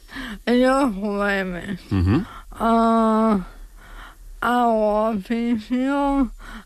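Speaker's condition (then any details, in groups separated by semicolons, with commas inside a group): ALS; diagnosed at about age 35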